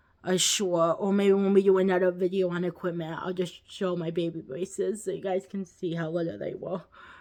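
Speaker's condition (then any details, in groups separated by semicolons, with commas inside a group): Cerebral palsy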